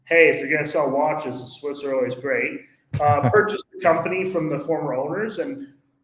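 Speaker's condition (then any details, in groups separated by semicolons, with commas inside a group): No condition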